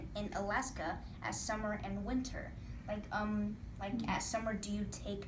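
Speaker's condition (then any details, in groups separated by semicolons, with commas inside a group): No condition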